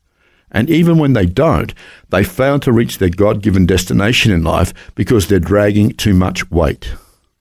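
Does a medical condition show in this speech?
No.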